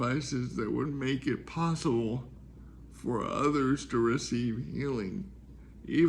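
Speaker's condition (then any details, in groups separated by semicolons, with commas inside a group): Cerebral palsy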